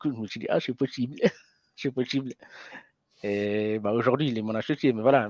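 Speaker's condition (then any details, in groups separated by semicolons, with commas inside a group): Hearing impairment from birth, congenital; slight effect on speech noticeable now and then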